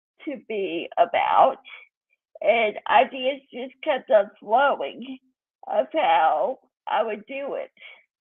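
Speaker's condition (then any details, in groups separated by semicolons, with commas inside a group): Cerebral palsy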